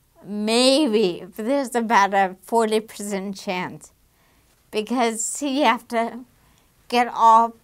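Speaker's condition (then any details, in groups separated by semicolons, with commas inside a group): Damaged diaphragm; regular breathing exercise through cardio; breathing problems strongly affect speech, worse without exercise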